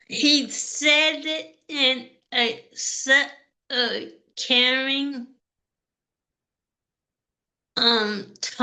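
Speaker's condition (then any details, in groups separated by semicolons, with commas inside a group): Cerebral palsy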